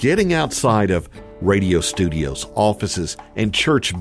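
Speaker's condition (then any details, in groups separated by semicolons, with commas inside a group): No condition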